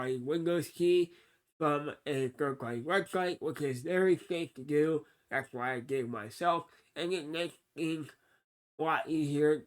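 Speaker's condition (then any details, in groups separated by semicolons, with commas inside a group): Cerebral palsy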